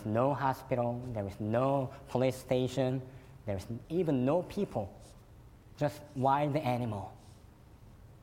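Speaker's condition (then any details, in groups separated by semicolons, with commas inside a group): Cleft lip and palate; fed formula and cow milk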